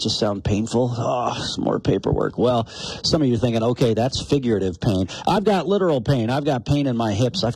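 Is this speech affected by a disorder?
No.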